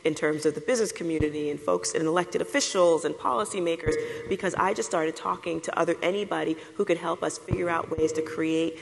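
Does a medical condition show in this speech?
No.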